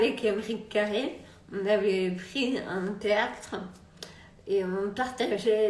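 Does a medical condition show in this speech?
Yes: multiple sclerosis.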